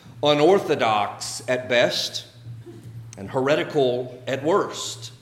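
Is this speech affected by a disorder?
No.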